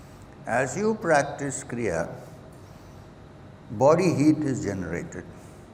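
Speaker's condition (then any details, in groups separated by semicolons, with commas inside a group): No condition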